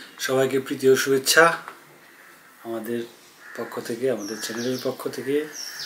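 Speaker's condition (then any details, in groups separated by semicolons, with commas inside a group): No condition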